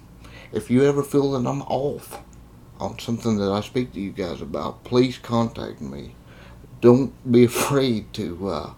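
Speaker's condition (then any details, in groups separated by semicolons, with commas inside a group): Cerebral palsy; congenital cerebral palsy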